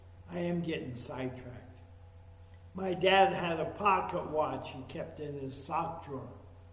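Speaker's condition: ALS; affects speaking

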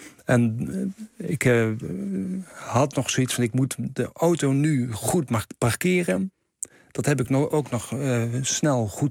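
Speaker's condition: Aphasia after stroke; two strokes in one night after internal bleed from stage accident, right arm fully paralysed; right leg largely paralysed, walks with brace, moves slower than wanted; aphasia with word-finding difficulty, now speaks fairly normally, impaired until about a year ago

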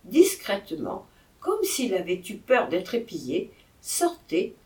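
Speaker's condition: No condition

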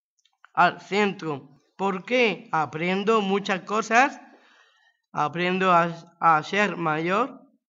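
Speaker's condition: Down syndrome; age 20

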